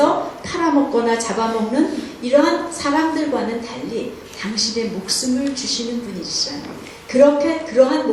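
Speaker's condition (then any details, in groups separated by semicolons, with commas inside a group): No condition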